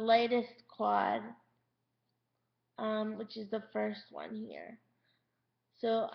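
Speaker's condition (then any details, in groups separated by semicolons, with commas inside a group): Cerebral palsy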